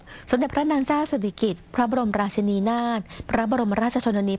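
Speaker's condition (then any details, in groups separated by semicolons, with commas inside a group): No condition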